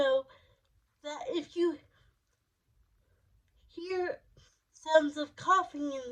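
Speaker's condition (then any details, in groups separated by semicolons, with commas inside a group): Cerebral palsy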